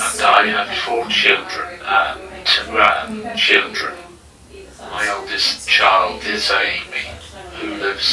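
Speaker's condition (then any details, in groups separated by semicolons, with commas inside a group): Motor neurone disease, speech-generating device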